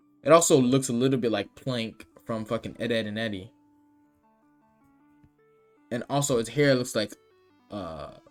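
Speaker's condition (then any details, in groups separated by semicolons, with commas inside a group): No condition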